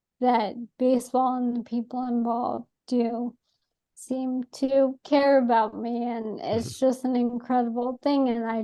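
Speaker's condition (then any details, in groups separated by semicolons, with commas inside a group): ALS; atypical case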